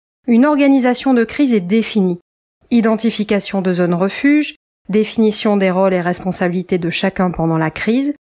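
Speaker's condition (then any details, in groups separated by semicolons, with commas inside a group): No condition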